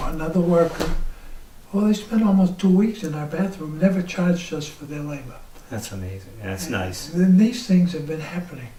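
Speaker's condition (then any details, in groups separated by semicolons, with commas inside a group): ALS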